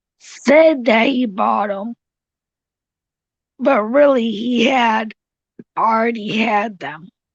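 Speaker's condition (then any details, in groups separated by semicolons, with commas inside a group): Cerebral palsy; tracheotomy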